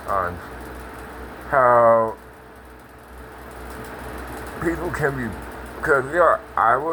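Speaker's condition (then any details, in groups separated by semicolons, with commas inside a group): Parkinson's; speech impediment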